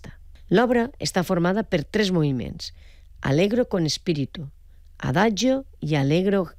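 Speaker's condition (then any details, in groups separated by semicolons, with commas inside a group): No condition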